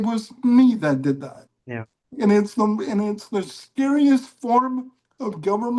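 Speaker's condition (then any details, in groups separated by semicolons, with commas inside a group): Cerebral palsy; mild case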